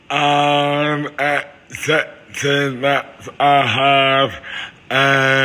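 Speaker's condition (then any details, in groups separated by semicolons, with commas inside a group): Dystonia; neurological movement disorder, muscle contractions and spasms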